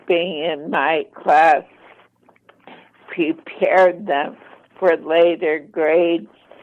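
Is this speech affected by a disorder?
Yes: ALS, mild; voice slightly impaired.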